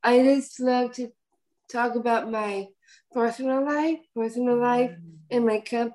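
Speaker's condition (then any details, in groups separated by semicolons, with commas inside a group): Down syndrome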